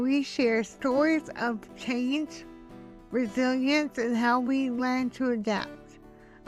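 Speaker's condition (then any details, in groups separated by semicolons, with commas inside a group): Hemiplegic cerebral palsy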